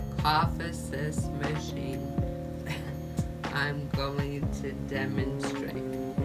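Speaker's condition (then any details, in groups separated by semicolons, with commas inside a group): ALS; slightly altered from tongue difficulty, harder swallowing, no sound when breathless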